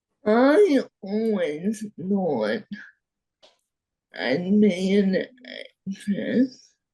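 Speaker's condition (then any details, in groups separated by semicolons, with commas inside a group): Friedreich's ataxia; neuromuscular condition; can no longer type; speech impairment, worsened over time, briefly used speech software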